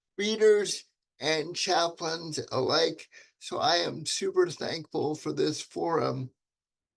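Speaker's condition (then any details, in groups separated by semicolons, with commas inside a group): Cerebral palsy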